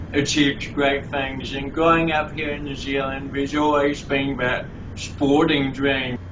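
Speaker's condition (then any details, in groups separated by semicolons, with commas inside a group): Cerebral palsy; mild brain injury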